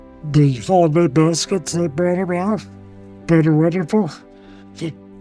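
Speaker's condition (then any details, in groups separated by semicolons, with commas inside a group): ALS; bulbar onset; EMG nerve damage, diagnosed six months after onset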